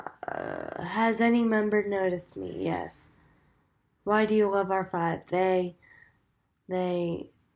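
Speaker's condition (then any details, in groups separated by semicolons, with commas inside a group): Cerebral palsy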